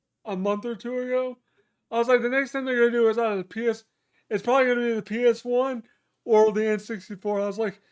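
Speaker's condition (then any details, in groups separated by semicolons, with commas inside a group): Cerebral palsy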